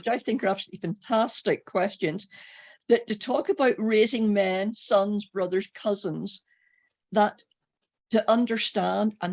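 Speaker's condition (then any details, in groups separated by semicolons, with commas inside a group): No condition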